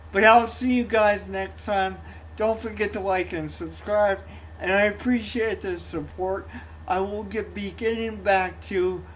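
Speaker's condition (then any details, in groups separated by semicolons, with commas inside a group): Cerebral palsy; only one hand usable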